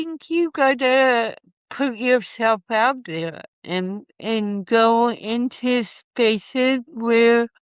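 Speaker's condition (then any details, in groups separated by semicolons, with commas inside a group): Cerebral palsy; from birth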